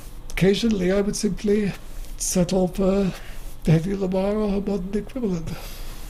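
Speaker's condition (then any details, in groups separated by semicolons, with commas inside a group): Motor neuron disease; wheelchair user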